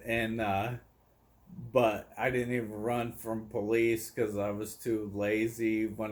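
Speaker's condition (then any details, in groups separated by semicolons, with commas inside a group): ALS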